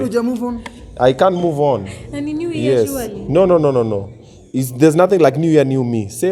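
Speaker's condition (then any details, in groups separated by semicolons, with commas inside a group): No condition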